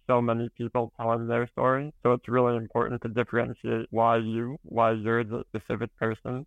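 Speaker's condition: Spinal muscular atrophy

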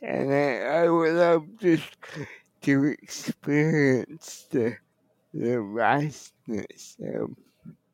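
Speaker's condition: Cerebral palsy; wheelchair user

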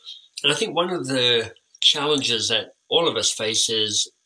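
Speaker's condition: Cleft lip and palate; orthodontic treatment

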